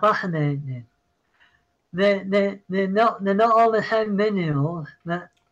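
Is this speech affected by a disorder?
Yes: Parkinson's; apologizes mid-sentence.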